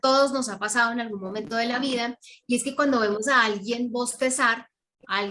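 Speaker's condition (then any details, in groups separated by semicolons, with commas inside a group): No condition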